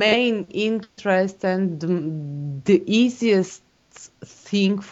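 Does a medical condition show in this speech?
Yes: stuttering; past speech language therapist, Toastmasters-style stuttering self-help group, speeches recorded on camera; worse in public speaking, interviews, stress, foreign languages like English, Norwegian, processing meaning; little with colleagues; here repeated sounds.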